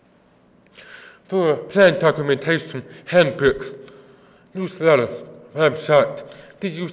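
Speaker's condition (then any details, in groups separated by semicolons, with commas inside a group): Deafness; works with interpreters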